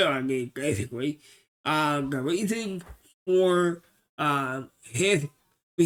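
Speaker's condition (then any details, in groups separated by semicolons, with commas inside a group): Cerebral palsy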